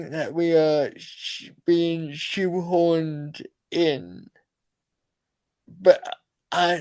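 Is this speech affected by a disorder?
Yes: cerebral palsy.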